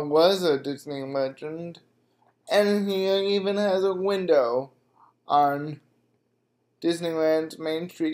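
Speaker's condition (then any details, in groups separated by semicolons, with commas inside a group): Cerebral palsy; uses a chair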